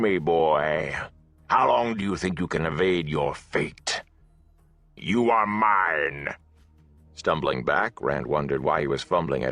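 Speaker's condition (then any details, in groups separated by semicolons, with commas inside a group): No condition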